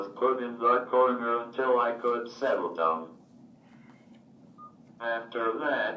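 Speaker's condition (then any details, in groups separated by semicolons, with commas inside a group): Cerebral palsy, athetoid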